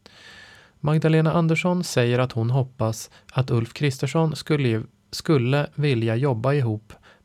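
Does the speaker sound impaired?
No.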